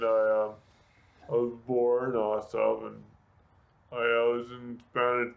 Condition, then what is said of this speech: Brain injury. So yeah, it affects my speech, my balance, and people think I'm drunk.